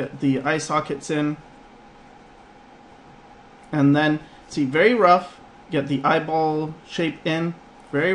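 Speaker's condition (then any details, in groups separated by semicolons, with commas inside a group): No condition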